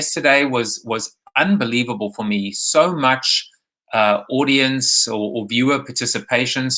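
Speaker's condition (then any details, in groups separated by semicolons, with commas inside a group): No condition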